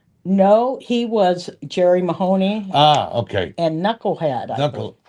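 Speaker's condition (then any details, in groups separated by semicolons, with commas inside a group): No condition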